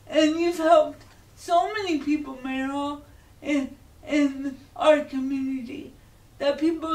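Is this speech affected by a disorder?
Yes: cerebral palsy.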